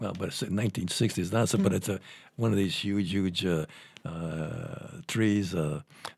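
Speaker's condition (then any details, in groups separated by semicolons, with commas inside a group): No condition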